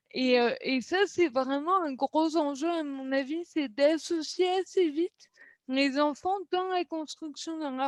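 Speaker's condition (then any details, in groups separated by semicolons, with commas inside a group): Cerebral palsy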